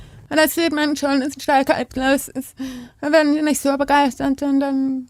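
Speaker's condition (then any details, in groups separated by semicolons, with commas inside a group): Deafness; not born deaf, hearing school, spoken mother tongue, sign language learned later, uses Zupack and Basslet bass devices; speaks aloud, hearing people forget deafness, voice different and louder on stage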